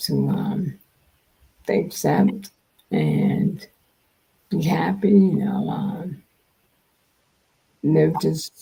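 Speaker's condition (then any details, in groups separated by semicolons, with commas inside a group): Multiple sclerosis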